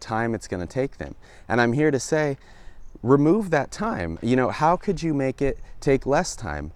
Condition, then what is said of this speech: None; typical speech.